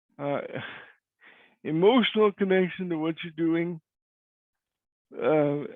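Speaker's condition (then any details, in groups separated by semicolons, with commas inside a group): Cerebral palsy; voice is different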